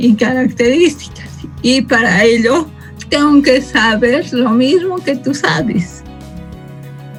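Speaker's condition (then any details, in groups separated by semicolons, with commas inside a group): Cerebral palsy from birth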